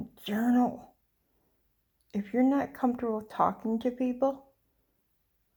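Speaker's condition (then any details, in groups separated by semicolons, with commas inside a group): Cerebral palsy; walks flat-footed; speech noticeably atypical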